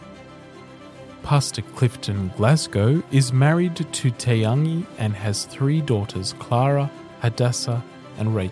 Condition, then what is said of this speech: No condition.